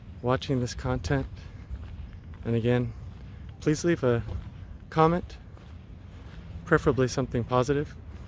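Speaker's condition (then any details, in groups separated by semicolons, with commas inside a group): No condition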